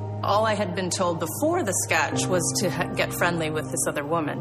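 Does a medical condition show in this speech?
No.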